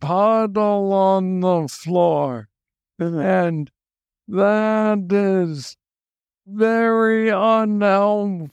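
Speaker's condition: Parkinson's disease, young onset; symptoms fluctuate and flare unpredictably, worsened by stress

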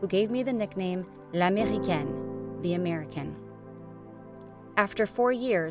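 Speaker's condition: No condition

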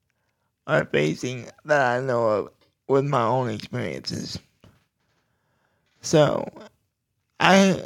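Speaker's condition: Cerebral palsy; low voice

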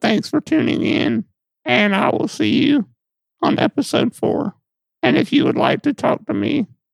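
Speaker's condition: Muscular dystrophy; lifelong

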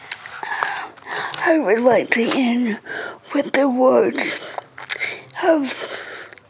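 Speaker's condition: Cerebral palsy; wheelchair user, affects reading, speech and more; uses iPad text-to-speech to read passages aloud; reading very slow

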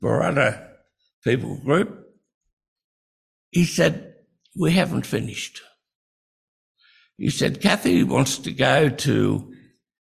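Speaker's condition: Breathing-related speech difficulty

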